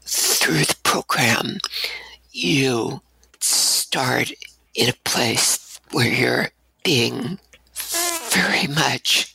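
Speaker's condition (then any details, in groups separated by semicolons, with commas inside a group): Abductor spasmodic dysphonia; staccato speaking style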